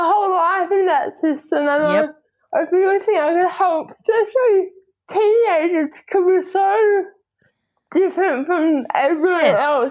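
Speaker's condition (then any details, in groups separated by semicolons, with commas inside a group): Cerebral palsy, spastic diplegia; typing easier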